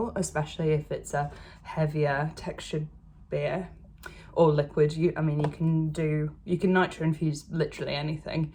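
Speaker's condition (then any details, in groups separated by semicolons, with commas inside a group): No condition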